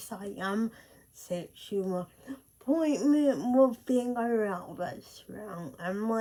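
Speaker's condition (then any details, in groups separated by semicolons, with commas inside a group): Cerebral palsy; speech affected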